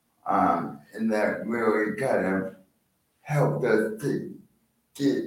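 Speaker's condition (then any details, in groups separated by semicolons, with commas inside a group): Spastic quadriplegic cerebral palsy; born with spastic quadriplegic cerebral palsy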